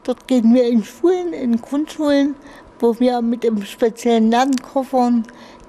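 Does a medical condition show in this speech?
Yes: infantile cerebral palsy; spastic cerebral palsy, infantile brain damage since birth, cramping, limitations in all areas.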